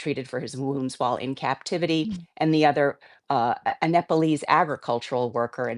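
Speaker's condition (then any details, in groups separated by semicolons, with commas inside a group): No condition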